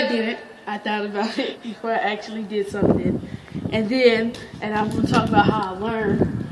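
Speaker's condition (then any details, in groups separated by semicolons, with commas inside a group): No condition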